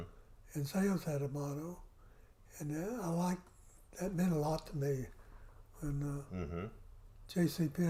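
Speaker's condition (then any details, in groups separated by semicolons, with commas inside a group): Parkinson's; affects voice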